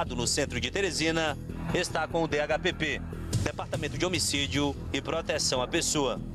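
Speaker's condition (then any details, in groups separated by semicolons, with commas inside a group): No condition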